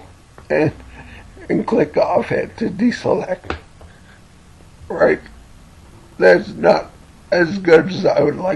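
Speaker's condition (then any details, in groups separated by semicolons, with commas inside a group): Cerebellar ataxia from brain tumour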